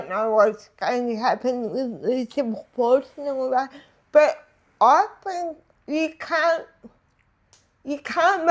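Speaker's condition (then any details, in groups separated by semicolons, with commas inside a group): Disability affecting speech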